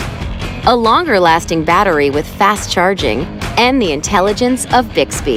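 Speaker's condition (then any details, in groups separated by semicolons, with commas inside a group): No condition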